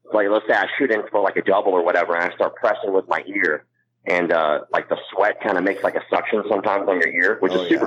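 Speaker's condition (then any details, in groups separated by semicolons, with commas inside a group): Cleft palate; congenital cleft palate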